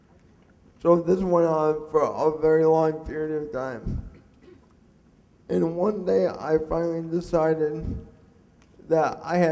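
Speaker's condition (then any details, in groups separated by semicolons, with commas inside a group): Cerebral palsy; mixed quadriplegic type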